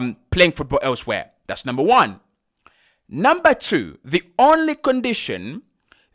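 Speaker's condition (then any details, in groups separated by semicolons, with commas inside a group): No condition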